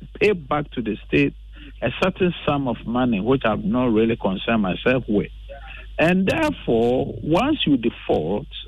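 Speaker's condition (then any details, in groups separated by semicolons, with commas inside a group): No condition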